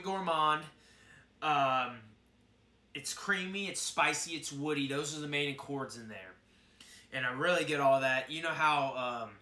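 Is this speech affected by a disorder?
No.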